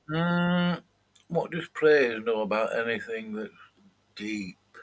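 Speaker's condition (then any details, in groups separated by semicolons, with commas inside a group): No condition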